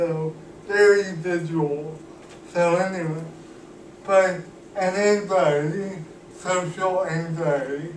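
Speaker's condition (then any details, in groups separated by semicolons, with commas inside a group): Cerebral palsy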